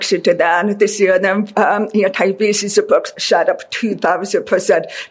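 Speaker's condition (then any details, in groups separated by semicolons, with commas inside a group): Deafness; deaf since childhood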